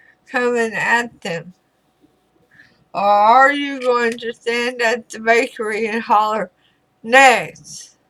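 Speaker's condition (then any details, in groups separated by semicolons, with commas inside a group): Throat cancer radiation damage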